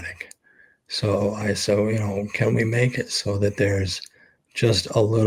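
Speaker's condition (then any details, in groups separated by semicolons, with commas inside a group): ALS; expects to lose voice very soon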